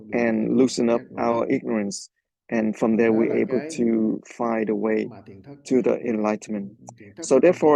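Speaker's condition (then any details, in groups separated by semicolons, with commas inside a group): No condition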